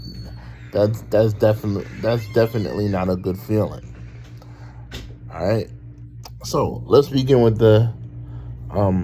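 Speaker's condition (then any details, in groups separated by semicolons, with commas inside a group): Cerebral palsy; from birth, paraplegic; talks very well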